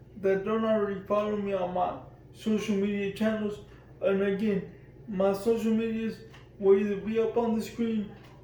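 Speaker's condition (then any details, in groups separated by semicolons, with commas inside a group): Cerebral palsy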